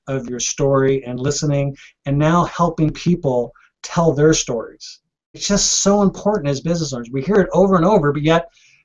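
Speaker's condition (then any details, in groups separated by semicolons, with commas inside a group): No condition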